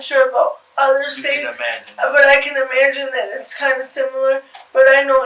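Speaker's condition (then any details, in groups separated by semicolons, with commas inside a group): Cerebral palsy; from birth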